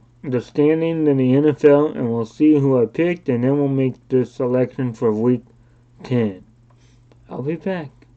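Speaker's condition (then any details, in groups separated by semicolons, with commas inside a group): Cerebral palsy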